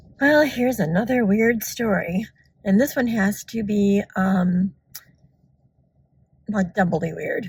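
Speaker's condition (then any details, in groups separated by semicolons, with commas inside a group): No condition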